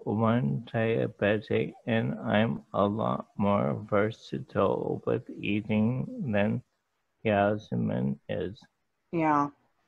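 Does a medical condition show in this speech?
Yes: ALS.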